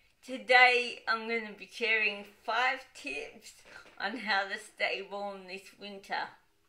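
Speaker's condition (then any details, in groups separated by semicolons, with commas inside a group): Cerebral palsy, dystonic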